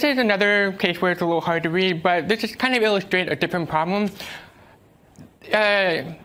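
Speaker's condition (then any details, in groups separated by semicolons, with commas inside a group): Deafness; uses American Sign Language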